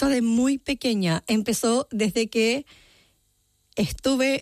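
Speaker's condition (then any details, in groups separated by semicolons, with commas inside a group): Down syndrome; genetic condition; age 30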